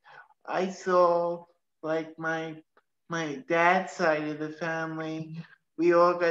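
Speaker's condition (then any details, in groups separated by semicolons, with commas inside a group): Cerebral palsy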